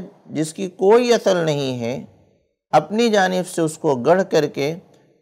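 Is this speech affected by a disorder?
No.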